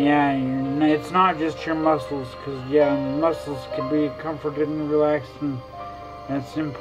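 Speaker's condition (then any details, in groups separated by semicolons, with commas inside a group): Traumatic brain injury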